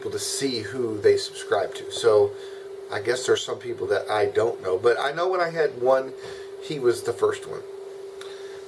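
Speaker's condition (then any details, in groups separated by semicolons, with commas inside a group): No condition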